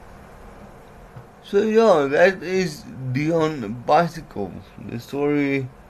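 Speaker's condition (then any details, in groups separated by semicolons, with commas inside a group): Cerebral palsy; worse when mouth tires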